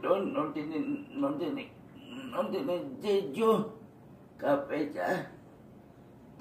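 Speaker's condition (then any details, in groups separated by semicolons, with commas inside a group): Cerebral palsy; wheelchair user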